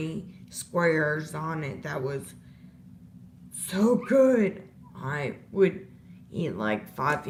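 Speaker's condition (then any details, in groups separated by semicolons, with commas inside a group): Disability causing slurred speech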